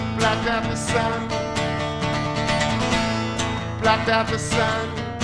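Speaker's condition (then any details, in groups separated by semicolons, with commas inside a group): No condition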